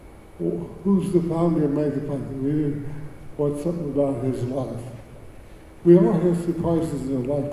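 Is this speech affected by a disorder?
Yes: cerebral palsy; speech.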